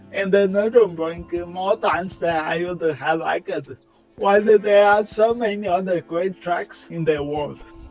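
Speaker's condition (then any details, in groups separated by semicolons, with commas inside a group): Cerebral palsy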